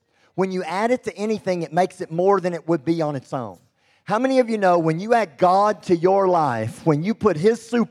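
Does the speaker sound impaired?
Yes: cleft lip and palate; congenital.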